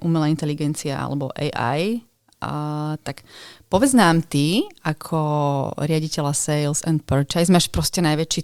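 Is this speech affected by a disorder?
No.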